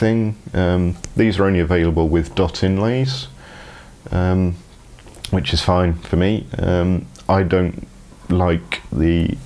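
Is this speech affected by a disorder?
No.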